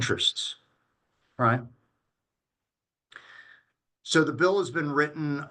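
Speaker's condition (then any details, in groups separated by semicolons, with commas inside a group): No condition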